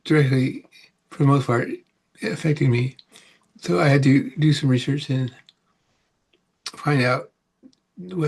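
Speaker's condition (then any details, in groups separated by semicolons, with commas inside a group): Parkinson's; about 18 years since onset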